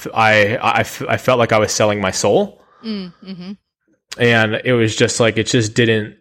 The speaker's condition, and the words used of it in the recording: Stuttering. I got started, I've had a speech impediment with a stutter for my whole life.